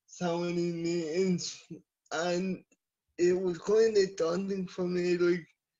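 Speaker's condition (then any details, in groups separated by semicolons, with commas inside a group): Cerebral palsy; from birth, scoliosis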